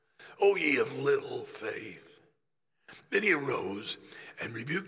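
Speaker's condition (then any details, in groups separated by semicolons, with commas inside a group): Laryngeal cancer after radiation; still affected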